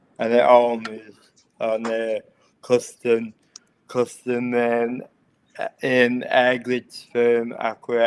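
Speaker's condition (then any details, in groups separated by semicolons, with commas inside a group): Cerebral palsy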